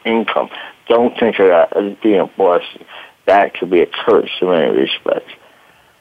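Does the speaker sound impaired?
Yes: voice box damage from tracheostomy; lasting physical voice challenge from damaged voice box.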